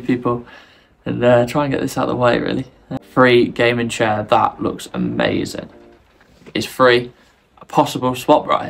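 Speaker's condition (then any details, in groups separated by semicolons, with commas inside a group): No condition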